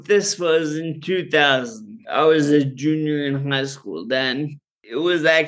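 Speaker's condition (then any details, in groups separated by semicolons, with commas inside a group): Friedreich's ataxia; muscle relaxing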